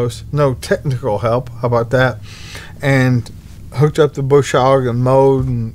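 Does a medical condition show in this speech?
Yes: ALS; bulbar-upper onset, tongue.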